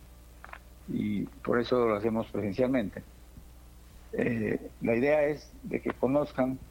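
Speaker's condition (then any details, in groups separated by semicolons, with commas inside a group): Parkinson's disease; 11 years since onset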